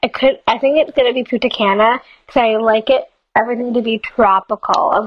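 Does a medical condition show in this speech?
Yes: Down syndrome; age 21.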